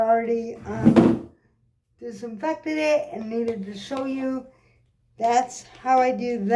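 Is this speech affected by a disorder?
Yes: cerebral palsy.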